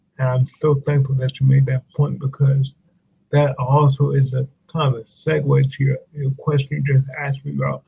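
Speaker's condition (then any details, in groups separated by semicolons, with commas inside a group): Cerebral palsy; speech affected at times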